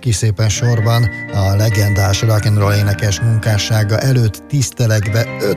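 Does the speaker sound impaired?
No.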